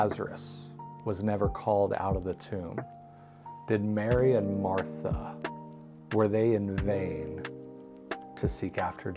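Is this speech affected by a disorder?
No.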